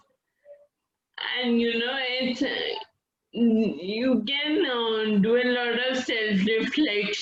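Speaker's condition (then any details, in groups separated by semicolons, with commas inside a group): Friedreich's ataxia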